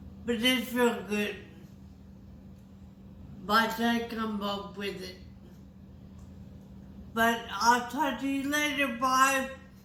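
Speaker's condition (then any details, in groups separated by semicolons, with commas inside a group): Traumatic brain injury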